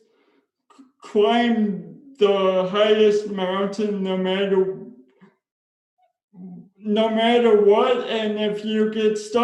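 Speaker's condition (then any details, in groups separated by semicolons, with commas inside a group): Spastic cerebral palsy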